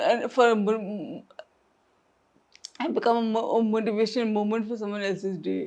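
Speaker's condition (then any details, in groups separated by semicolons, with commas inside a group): Traumatic brain injury; home speech exercises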